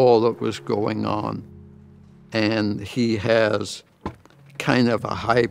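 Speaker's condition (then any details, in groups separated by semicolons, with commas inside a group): ALS; progressive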